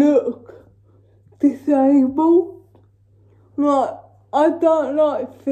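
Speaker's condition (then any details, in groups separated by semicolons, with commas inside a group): Cerebral palsy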